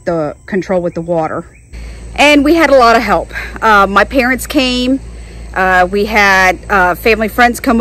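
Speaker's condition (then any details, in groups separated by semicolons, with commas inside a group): No condition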